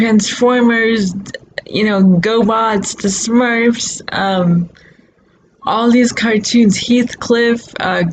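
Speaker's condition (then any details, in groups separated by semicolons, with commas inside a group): Cerebral palsy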